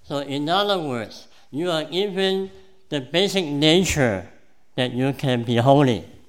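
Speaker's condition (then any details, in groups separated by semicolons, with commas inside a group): Cleft palate; present from birth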